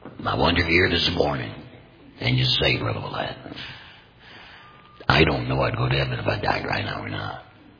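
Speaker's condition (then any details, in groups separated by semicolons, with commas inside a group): Total laryngectomy, complete laryngectomy, voice prosthesis; microphone setup worked out for him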